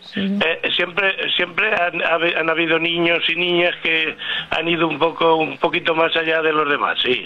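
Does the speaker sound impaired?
No.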